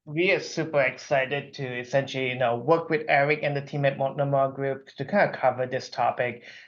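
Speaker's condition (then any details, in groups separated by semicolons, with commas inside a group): No condition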